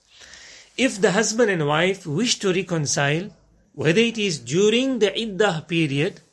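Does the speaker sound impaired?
No.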